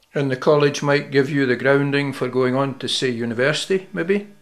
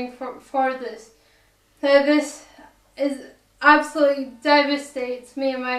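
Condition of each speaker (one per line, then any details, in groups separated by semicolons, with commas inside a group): No condition
Cerebral palsy; purely physical, full-time wheelchair user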